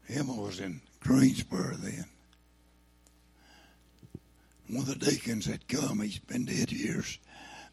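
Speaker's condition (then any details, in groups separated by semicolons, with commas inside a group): Throat cancer, lost vocal cord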